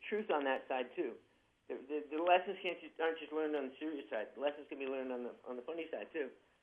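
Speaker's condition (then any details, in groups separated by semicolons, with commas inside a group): Parkinson's disease, young-onset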